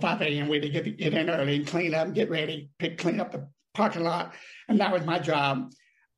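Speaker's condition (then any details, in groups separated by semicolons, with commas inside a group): Deafness; brain damage from birth, paralysis on one side; speech problem, mocked in childhood for talking funny and too loud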